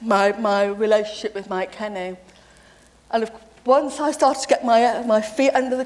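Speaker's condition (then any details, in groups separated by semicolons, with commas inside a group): Deafness; deaf since age seven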